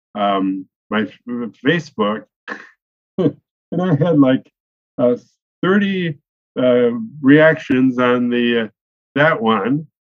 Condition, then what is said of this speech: Aphasia. I just have an expressive aphasia, which basically doesn't ... everything exactly the way you want to say it, but your mouth can't say it.